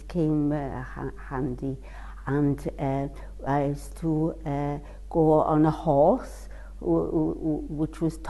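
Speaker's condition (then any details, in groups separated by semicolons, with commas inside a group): Cerebral palsy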